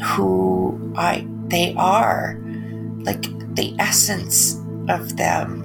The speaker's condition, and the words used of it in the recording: Aphasia. And I also <laughs> know that when I'm finished recording this, I I probably won't want to speak uh, for a while.